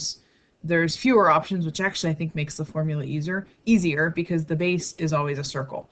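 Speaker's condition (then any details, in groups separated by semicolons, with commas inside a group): No condition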